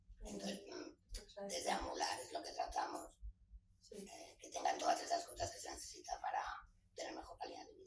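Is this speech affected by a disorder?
Yes: total laryngectomy.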